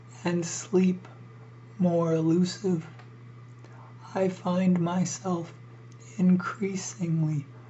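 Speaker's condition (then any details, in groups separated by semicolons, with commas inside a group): ALS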